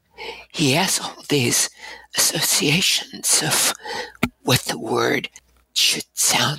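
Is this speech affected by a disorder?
Yes: abductor spasmodic dysphonia; onset Fresno State after voice loss shouting over music, student clinician therapy, two damaging surgeries; last surgery 12 years ago, significant vocal tremor since, voice better than in college; cords open involuntarily, much breathiness, staccato syllables, lengthened syllables give shaky tremor, focused speaking.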